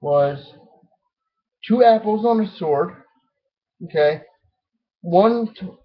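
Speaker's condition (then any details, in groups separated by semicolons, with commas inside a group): Cerebral palsy, spastic diplegia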